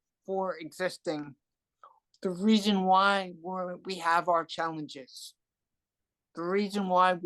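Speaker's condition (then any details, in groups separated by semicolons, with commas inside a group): Cerebral palsy; from birth, hearing loss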